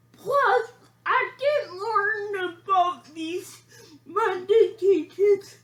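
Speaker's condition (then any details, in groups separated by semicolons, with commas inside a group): Cerebral palsy; severe athetoid quadriplegic, diagnosed from symptoms; shaky speech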